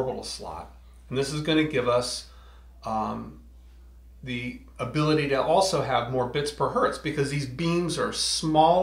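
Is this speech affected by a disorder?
No.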